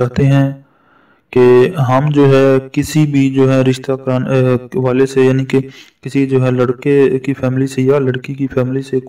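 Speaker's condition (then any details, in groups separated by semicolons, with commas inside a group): No condition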